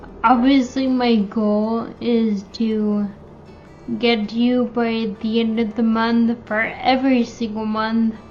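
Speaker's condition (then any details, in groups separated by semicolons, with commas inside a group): Friedreich's ataxia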